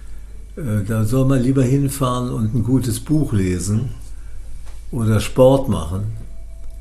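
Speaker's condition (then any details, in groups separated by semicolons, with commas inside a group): Parkinson's disease; diagnosed by a psychiatrist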